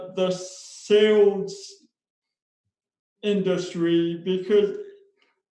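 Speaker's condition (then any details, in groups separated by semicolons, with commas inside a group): Spastic cerebral palsy; speech impairment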